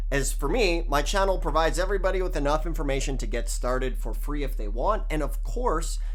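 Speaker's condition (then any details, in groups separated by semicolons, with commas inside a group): No condition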